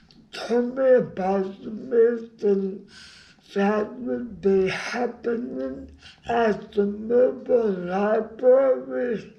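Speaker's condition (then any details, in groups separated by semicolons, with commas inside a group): Brain injury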